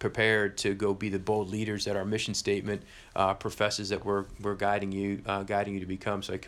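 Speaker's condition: No condition

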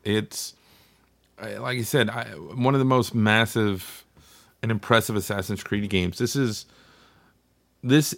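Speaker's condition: No condition

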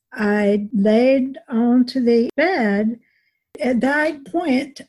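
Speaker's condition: Aphasia after stroke; severe stroke at home, right-sided numbness, right hand and leg weakness, drives using left foot on accelerator; chronic, speech therapy, Shirley Ryan AbilityLab aphasia program, individual and small-group therapy twice daily, earlier therapy Wilmington; speaks in short, sometimes fragmented sentences

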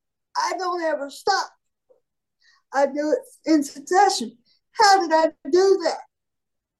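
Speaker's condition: Cerebral palsy; falls

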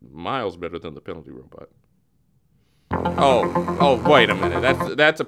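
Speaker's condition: No condition

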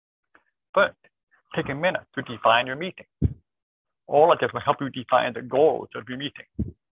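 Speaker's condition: Deafness, born deaf, cochlear implant

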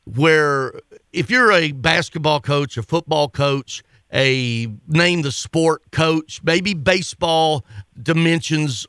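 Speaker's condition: No condition

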